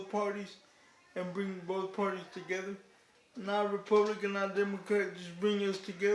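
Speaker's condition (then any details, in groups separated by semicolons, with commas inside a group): Cerebral palsy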